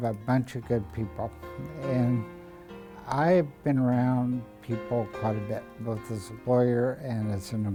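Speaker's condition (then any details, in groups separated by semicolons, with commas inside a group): ALS; over two years since diagnosis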